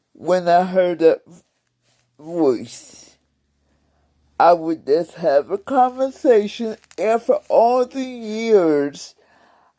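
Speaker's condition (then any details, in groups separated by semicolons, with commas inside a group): Cerebral palsy; several unnoticed strokes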